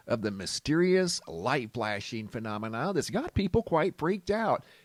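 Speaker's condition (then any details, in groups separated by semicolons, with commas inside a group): No condition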